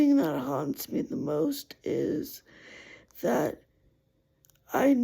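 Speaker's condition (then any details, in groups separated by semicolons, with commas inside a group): Cerebral palsy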